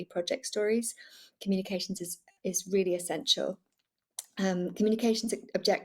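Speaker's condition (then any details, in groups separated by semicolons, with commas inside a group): No condition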